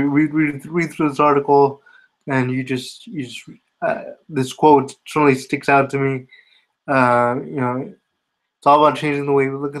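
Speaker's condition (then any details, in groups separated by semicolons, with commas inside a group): Spastic quadriplegia cerebral palsy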